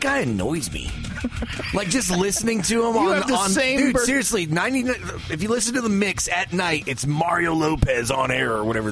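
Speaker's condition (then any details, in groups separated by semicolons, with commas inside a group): No condition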